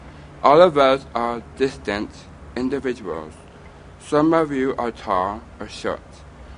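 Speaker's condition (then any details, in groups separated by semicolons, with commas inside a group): Down syndrome; young adult man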